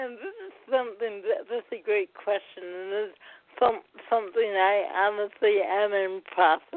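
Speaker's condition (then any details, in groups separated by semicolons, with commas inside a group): Cerebral palsy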